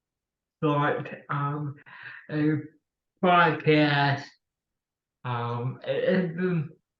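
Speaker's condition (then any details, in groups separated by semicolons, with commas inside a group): Cerebral palsy; since childhood; speech impediment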